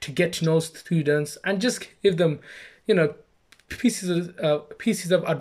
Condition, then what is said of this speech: Stuttering. Well, that took quite a long time.